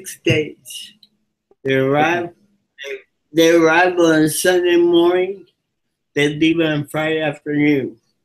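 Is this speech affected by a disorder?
Yes: cerebral palsy.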